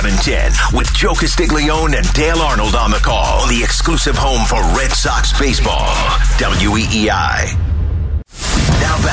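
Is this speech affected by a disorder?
No.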